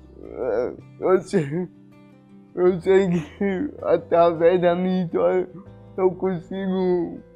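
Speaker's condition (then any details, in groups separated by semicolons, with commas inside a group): Cerebral palsy; some difficulty speaking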